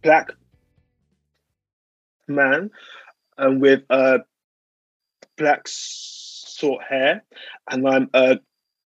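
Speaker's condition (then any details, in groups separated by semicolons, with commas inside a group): Stammer; stammer audible in speech; prolonged sounds, blocks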